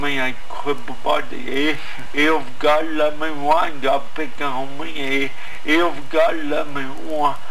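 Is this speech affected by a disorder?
Yes: cerebral palsy.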